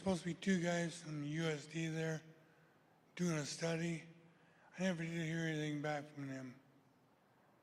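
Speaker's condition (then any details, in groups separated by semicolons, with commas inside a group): Parkinson's disease; deep brain stimulation implant; DBS implanted two years ago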